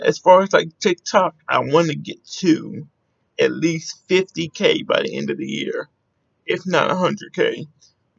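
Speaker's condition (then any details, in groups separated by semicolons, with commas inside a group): Cerebral palsy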